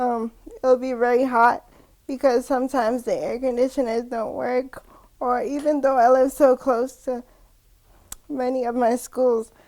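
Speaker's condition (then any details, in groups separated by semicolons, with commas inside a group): Cerebral palsy; wheelchair user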